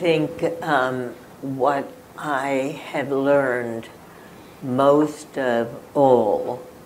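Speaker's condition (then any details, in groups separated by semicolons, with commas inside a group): Spasmodic dysphonia; injections allow continued radio broadcasting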